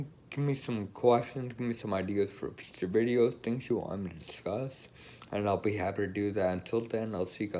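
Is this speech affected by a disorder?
Yes: Friedreich's ataxia.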